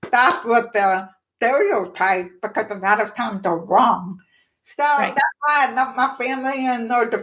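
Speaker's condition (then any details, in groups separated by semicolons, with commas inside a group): Profound deafness, born profoundly deaf, cochlear implant; one cochlear implant after youngest child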